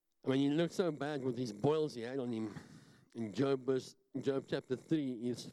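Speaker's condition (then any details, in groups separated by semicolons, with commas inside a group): Cleft palate; talks funny, self-described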